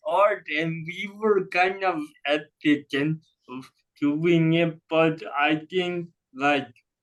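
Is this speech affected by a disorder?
Yes: cerebral palsy.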